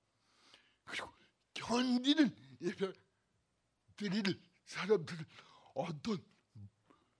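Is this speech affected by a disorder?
Yes: cerebral palsy; lifelong pain, body and bones twisted, bent body.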